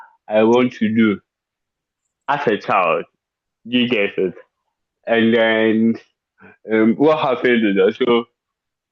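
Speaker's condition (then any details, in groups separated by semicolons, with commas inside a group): Cerebral palsy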